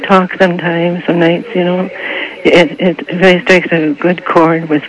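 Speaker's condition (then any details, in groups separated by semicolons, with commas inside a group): Parkinson's disease; sees special psychiatrist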